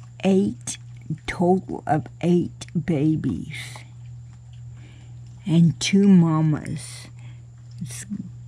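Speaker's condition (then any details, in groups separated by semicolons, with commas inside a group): Cerebral palsy; cannot walk, crawls to get around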